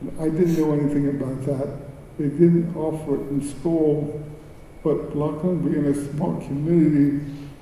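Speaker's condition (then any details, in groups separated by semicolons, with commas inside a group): Cerebral palsy; speech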